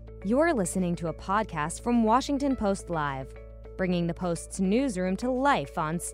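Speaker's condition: No condition

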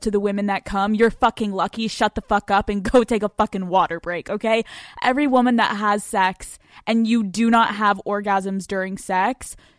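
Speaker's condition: No condition

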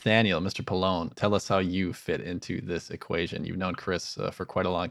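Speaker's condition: No condition

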